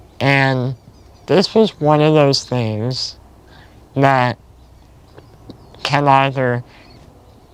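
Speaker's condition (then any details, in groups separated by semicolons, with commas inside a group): Spinal muscular atrophy type two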